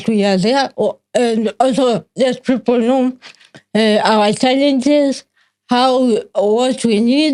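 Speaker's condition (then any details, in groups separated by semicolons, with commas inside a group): Cerebral palsy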